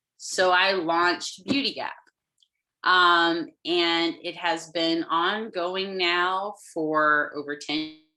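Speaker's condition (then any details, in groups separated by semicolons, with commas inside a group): No condition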